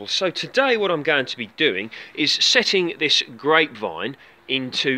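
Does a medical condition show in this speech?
No.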